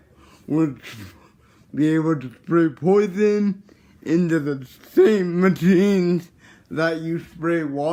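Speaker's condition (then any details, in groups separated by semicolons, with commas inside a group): Cerebral palsy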